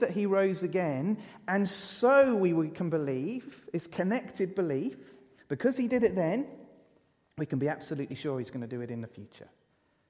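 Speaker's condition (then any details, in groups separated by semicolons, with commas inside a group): No condition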